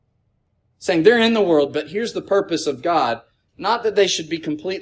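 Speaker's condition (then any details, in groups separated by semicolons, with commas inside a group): No condition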